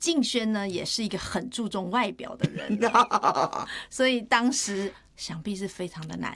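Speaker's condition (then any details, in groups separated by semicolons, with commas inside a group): No condition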